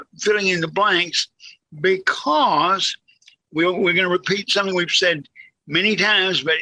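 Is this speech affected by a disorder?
Yes: cerebral palsy, severe.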